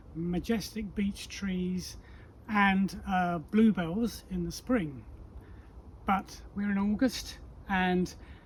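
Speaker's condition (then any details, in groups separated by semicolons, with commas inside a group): No condition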